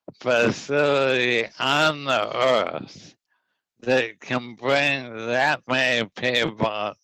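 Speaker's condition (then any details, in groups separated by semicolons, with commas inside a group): ALS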